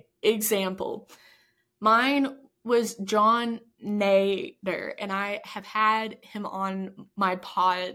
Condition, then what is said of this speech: Stuttering. It may take me a little bit longer to get the words out, but I have a voice.